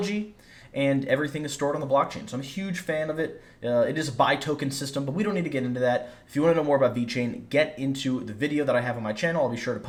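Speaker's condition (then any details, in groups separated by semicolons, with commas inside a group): No condition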